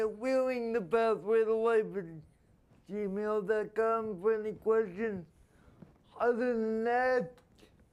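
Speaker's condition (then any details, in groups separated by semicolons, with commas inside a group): Spastic quadriplegia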